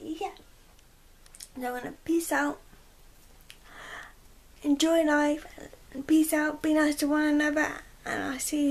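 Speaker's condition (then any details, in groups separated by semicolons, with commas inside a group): Cerebral palsy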